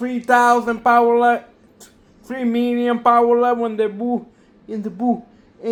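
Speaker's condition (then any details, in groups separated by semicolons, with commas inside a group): Cerebral palsy; difficulty maintaining balance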